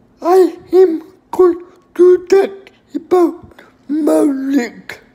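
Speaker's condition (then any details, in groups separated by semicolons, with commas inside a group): Cerebral palsy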